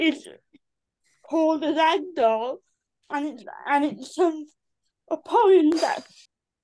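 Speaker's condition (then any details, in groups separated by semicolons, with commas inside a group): Cerebral palsy; from birth, affects limbs and neck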